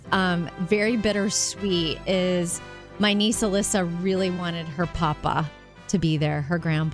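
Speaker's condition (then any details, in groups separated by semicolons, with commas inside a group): No condition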